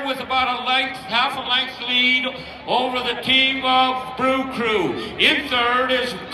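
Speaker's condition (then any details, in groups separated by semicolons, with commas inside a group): No condition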